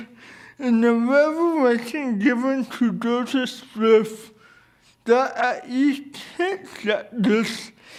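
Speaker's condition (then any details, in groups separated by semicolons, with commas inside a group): Cerebral palsy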